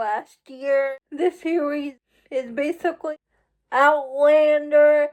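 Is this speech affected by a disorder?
Yes: cerebral palsy; uses wheelchair.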